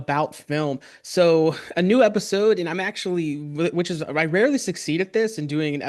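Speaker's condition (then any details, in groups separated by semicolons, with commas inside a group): No condition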